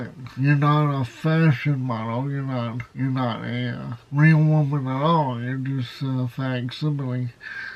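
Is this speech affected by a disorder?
Yes: cerebral palsy; slight speech impairment.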